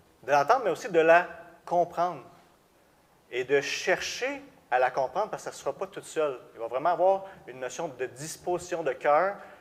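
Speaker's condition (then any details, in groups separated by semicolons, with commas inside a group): No condition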